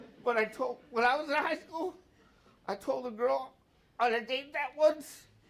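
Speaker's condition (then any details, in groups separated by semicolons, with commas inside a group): Cerebral palsy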